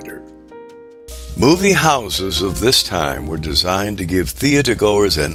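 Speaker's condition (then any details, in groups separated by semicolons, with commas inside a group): No condition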